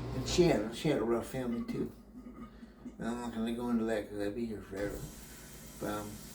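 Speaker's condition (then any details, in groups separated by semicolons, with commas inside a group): Brain injury; memory greatly affected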